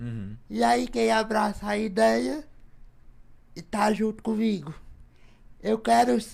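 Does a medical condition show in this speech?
Yes: cerebral palsy.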